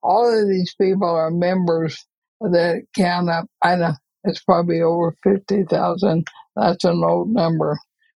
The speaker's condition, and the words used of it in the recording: ALS (motor neuron disease). So sorry to be gasping here.